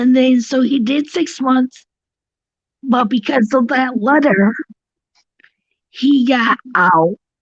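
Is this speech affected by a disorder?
Yes: cerebral palsy; tracheotomy.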